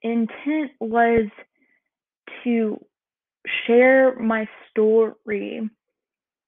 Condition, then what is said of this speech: Stuttering. It's just my mouth stumbling on words.